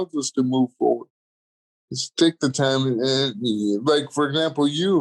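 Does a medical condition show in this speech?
Yes: cerebral palsy.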